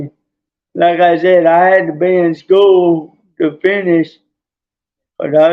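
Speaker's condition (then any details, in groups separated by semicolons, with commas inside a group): Traumatic brain injury; car wreck, affects walking, relearned everything through therapy; injured at age 7; possibly affected, some delay getting words out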